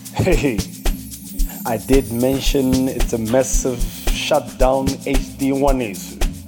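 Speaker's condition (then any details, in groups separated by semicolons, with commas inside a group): No condition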